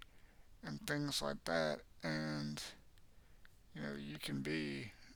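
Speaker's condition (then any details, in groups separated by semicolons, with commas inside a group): Cerebral palsy; from birth, severe brain bleed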